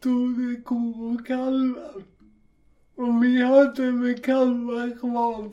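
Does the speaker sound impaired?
Yes: cerebral palsy; walking difficulty, walking improved with gym training.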